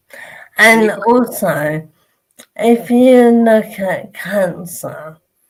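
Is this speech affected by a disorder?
Yes: motor neurone disease.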